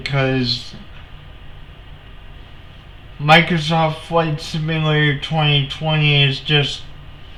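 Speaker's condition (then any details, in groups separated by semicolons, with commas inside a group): Cerebral palsy; only one hand usable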